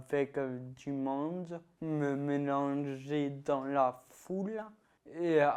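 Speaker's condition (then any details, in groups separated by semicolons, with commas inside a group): Ataxia-telangiectasia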